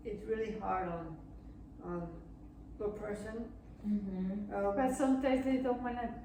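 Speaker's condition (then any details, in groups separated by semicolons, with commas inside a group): Cerebral palsy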